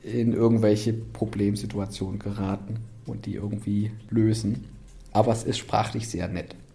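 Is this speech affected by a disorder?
No.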